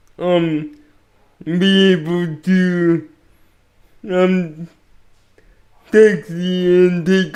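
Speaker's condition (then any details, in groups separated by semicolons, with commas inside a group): Cerebral palsy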